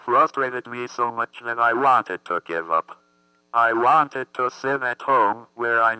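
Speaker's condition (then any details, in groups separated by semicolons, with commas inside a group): Athetoid cerebral palsy; family couldn't understand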